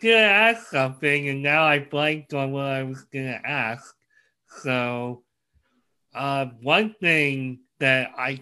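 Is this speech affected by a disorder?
Yes: cleft lip and palate; congenital cleft lip and palate, craniofacial condition, many obstacles in life.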